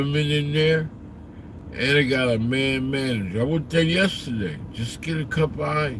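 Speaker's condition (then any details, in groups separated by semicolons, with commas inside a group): Slurred speech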